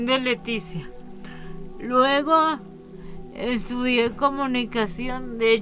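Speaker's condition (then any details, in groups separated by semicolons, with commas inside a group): Cerebral palsy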